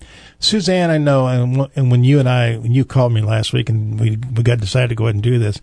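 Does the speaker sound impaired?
No.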